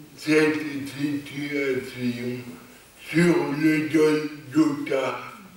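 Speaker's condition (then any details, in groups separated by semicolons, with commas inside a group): Cerebral palsy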